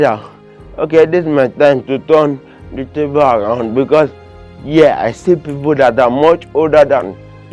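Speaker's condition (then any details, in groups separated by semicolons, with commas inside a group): Cerebral palsy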